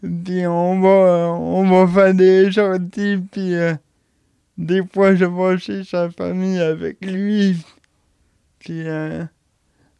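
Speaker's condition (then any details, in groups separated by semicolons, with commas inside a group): Cerebral palsy; age 31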